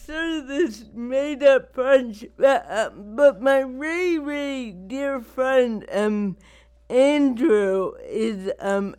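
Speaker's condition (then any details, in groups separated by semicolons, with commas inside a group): Cerebral palsy; not degenerative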